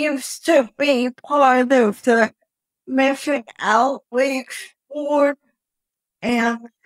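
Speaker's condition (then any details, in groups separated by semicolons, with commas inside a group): Cerebral palsy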